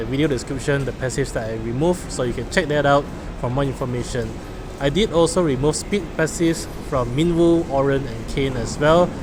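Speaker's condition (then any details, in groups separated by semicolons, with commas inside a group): No condition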